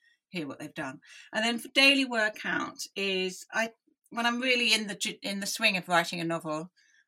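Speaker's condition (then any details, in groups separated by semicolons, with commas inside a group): Deafness; listening took effort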